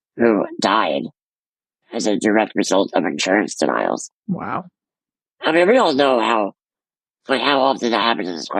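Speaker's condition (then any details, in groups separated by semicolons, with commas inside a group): Muscular dystrophy; congenital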